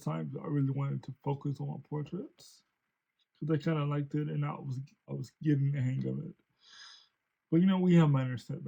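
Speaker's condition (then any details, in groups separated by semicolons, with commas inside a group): Cerebral palsy; since birth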